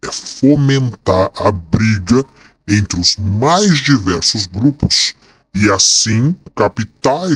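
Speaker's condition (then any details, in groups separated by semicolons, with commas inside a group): No condition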